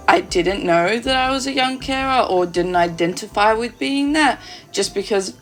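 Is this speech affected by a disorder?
No.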